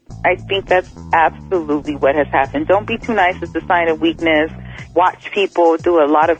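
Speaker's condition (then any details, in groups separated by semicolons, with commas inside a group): No condition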